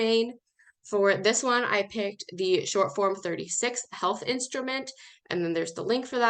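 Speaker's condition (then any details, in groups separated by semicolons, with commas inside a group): No condition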